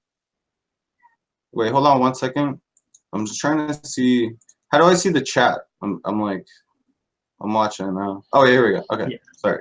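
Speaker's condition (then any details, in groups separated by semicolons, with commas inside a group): No condition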